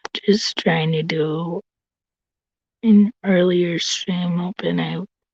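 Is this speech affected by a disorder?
Yes: cerebral palsy; visible disability.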